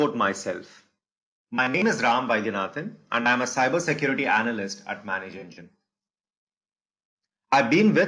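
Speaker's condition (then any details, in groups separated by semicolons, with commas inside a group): No condition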